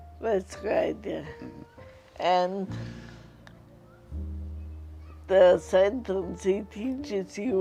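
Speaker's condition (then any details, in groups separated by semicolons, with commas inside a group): Multiple sclerosis; worsening, prior chemotherapy-type treatment ineffective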